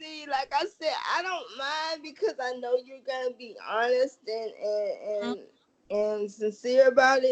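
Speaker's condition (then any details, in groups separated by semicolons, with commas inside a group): Cerebral palsy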